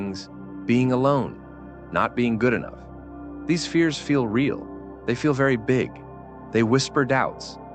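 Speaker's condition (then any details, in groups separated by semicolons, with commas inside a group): No condition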